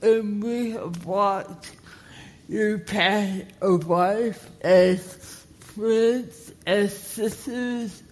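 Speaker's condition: Cerebral palsy; forceps delivery

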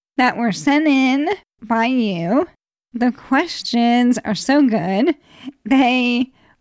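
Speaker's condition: ALS; terminal ALS, no cure

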